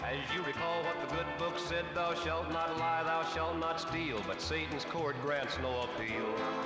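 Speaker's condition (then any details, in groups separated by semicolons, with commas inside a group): No condition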